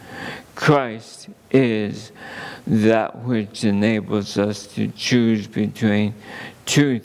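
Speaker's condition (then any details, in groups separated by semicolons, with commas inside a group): ALS; under neurologist care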